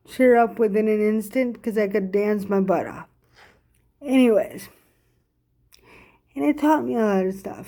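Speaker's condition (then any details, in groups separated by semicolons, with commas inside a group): Cerebral palsy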